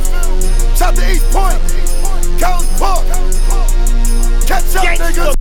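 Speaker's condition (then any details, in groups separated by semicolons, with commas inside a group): No condition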